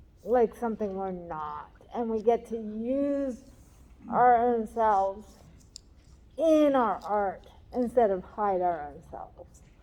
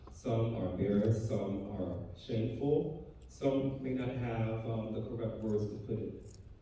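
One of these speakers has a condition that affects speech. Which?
The first: cerebral palsy; talks differently than others.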